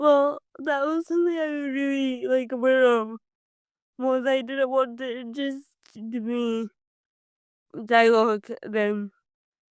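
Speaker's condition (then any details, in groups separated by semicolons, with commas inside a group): Cerebral palsy; from birth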